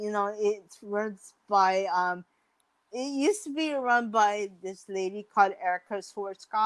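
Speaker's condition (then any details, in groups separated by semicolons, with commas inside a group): Mild cerebral palsy; can talk, big words hard to pronounce, childhood speech therapy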